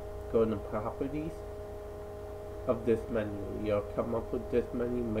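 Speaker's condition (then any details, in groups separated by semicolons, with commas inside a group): Cerebral palsy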